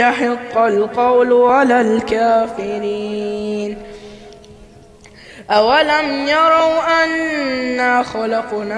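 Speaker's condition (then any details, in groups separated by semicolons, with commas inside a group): No condition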